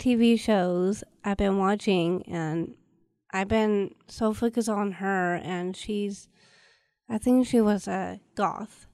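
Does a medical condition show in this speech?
Yes: Down syndrome; also hard time breathing.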